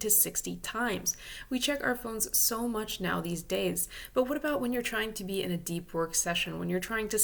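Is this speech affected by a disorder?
No.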